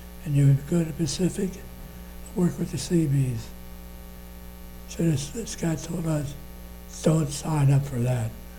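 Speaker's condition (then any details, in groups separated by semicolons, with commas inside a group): Parkinson's disease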